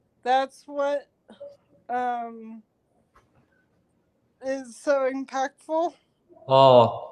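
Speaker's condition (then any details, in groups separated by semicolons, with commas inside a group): Cerebral palsy; since birth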